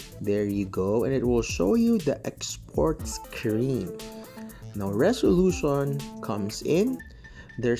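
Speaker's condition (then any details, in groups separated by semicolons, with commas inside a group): No condition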